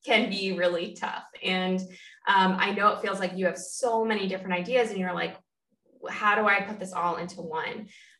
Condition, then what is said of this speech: None; typical speech.